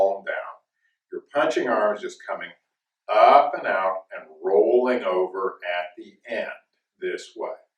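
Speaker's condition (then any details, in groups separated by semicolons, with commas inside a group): No condition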